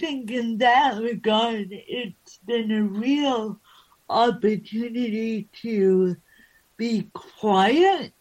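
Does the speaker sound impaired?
Yes: cerebral palsy.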